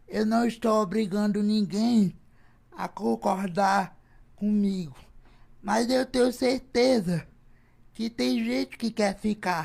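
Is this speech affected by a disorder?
Yes: cerebral palsy.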